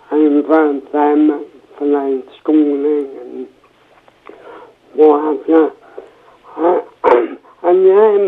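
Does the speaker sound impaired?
Yes: cerebral palsy, mild; affects speech, speech therapy at Victoria School in Poole.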